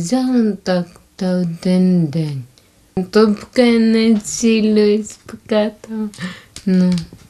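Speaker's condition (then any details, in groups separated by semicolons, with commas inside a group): Friedreich's ataxia; nervous system affected, uses wheelchair, cannot walk; diagnosed at 17, severe disability, no treatment; hard to speak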